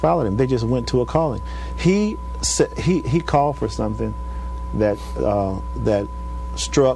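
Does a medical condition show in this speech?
No.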